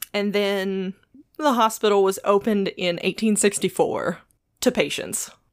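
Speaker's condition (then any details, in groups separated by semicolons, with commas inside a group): No condition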